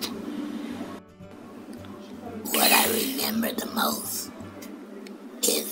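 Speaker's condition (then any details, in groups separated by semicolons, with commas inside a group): Total laryngectomy; total laryngectomy for throat cancer, radiation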